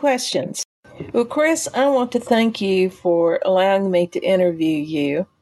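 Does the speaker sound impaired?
No.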